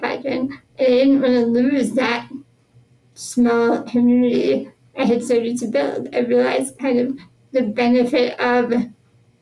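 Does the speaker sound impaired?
Yes: spinal muscular atrophy; genetic progressive neuromuscular disease, born with it, all muscles weaker, never walked, power wheelchair since about age 2.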